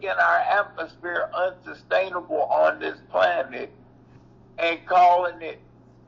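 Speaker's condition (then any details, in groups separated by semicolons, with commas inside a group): Cerebral palsy; running in yard days after taking ImmuCyst supplement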